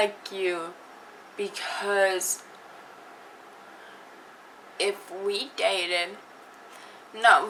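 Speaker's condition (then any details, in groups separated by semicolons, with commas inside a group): Cerebral palsy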